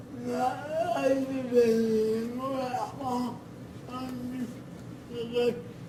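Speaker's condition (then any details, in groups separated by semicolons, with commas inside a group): Cerebral palsy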